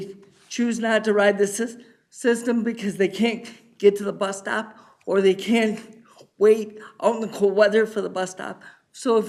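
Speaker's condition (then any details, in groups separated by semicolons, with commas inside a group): Cerebral palsy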